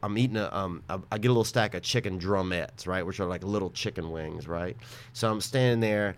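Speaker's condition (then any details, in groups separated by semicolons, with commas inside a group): No condition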